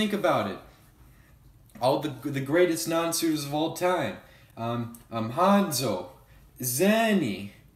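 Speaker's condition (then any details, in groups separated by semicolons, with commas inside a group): No condition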